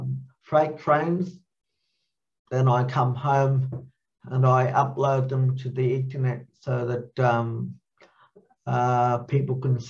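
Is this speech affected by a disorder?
Yes: cerebral palsy; mild, born 12 weeks premature, maternal blood poisoning, fine motor hands, mild cognitive issues.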